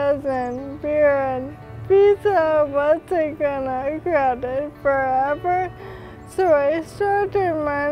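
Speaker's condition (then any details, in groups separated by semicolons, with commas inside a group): Amyotrophic lateral sclerosis; about three years since diagnosis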